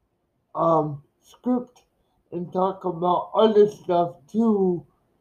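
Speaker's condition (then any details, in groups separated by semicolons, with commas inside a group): Cerebral palsy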